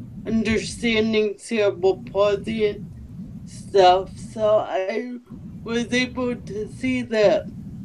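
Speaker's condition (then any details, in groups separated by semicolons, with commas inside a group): Cerebral palsy; able to speak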